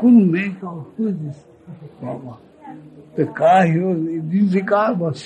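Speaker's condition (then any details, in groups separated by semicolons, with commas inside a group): Speech loss after head injury; speech feels heavy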